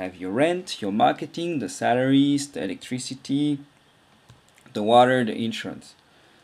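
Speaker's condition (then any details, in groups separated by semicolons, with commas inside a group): No condition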